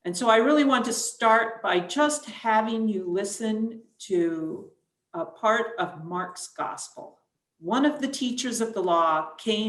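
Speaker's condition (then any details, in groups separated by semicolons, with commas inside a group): No condition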